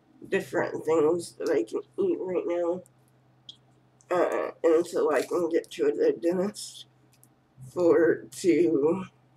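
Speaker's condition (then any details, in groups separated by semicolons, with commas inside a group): Cerebral palsy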